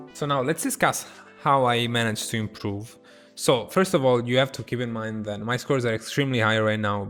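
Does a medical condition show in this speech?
No.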